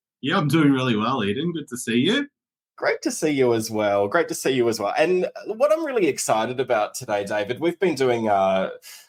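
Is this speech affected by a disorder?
No.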